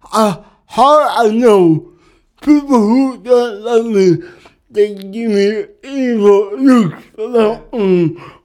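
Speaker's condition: Cerebral palsy; speech can be hard sometimes

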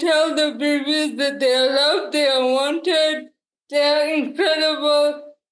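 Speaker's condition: Cerebral palsy, quadriplegic

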